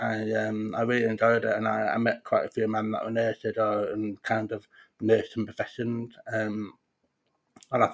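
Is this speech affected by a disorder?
Yes: profound deafness; no hearing.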